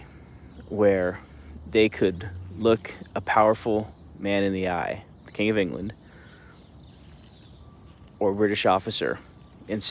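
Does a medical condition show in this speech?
No.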